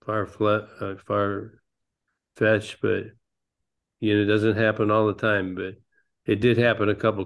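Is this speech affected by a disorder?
Yes: Parkinson's disease; man nearly 66, no longer flies planes because of Parkinson's.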